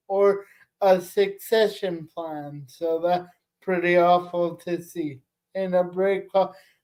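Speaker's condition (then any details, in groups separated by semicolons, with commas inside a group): Cerebral palsy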